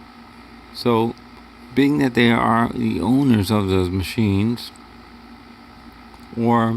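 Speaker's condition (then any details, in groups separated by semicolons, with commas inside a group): Cerebral palsy; wheelchair user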